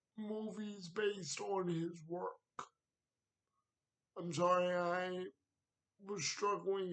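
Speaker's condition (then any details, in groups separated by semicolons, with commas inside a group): Cerebral palsy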